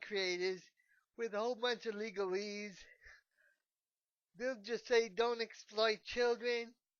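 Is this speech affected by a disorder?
Yes: cerebral palsy.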